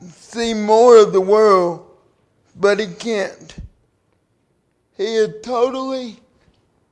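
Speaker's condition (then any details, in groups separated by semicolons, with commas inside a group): Cerebral palsy; from birth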